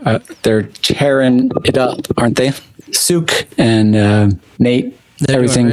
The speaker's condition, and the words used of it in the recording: Aphasia. You sound way better. Like, your speech is vastly improved even since the last one, I think.